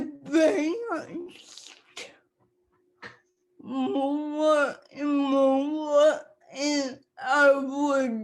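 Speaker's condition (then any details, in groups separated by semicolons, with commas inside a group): Cerebral palsy; speech affected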